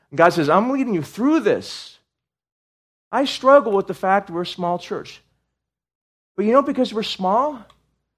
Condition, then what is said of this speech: None; typical speech.